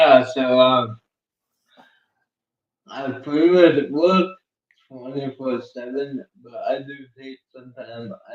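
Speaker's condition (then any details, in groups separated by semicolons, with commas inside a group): Cerebral palsy; uses one hand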